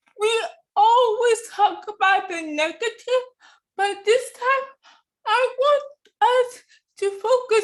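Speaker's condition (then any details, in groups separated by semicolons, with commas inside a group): Cerebral palsy; affects hand, hand tremor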